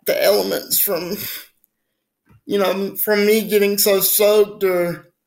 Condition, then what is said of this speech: Cerebral palsy. So it affects my muscle tone, sometimes my speech if I'm not careful.